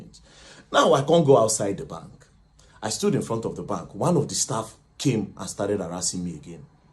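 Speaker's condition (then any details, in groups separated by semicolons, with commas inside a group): No condition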